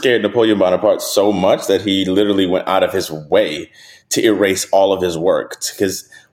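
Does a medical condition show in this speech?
No.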